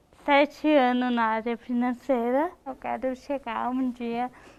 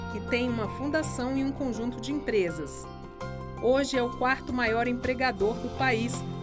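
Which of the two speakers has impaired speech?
The first: cerebral palsy; from birth, oxygen deprivation at delivery, physical only.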